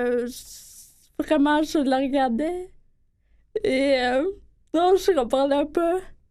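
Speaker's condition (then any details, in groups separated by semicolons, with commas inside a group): Friedreich's ataxia; progressive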